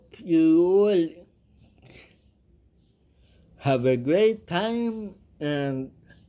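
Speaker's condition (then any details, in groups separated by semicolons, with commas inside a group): Cerebral palsy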